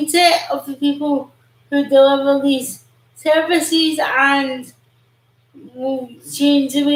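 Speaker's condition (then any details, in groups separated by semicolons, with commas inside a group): Cerebral palsy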